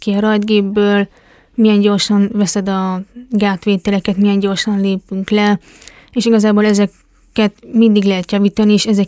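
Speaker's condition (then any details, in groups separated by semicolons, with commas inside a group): Hearing impairment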